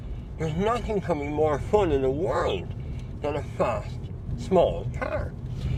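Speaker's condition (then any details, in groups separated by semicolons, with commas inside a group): Mouth cancer surgery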